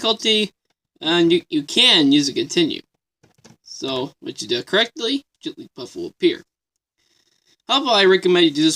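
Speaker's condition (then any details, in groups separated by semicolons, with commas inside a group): No condition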